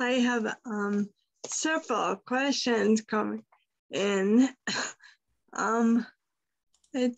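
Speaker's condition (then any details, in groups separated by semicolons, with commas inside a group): Friedreich's ataxia; diagnosed about 20 years ago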